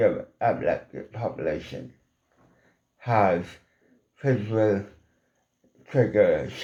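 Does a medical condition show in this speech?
Yes: cerebral palsy; mild, ataxic type.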